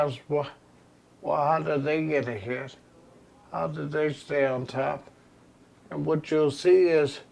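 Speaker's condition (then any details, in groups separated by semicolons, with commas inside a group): ALS; progressive terminal illness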